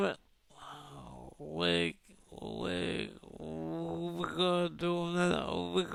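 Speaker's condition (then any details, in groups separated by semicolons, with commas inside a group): Cerebral palsy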